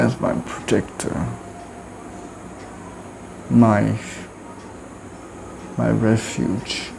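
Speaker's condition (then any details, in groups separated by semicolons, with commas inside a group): Cerebral palsy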